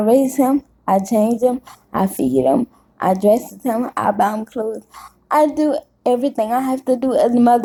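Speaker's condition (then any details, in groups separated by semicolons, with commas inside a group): Cerebral palsy; caused by birth stroke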